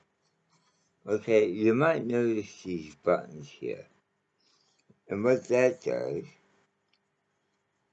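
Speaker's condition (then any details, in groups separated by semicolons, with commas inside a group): Mouth cancer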